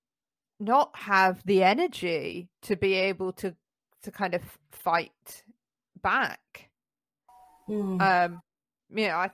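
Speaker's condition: No condition

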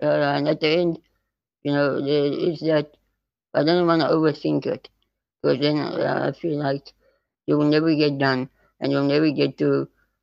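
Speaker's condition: Spinal muscular atrophy type 2; neuromuscular

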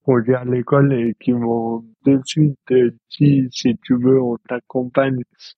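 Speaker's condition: Dystonia; present since birth

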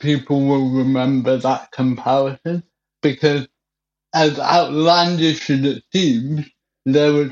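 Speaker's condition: Cerebral palsy; wheelchair

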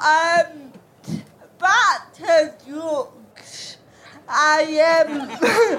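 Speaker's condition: Cerebral palsy; voice described by speaker as cute

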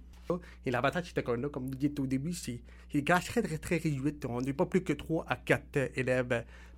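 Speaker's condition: Profound deafness; congenital profound deafness, hearing aids from early childhood, early delay, cochlear implant very late at age 11; uses cochlear implant, lip reads to confirm messages, prefers FaceTime over phone, struggles in group conversation; articulation may differ from hearing speakers

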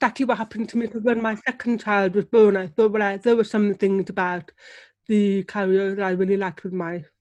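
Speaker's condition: Deafness; relies on lip reading

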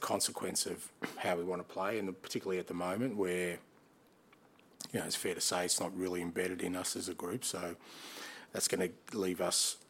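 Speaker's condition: No condition

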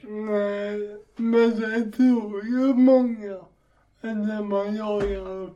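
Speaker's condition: Cerebral palsy; walking improved with gym training

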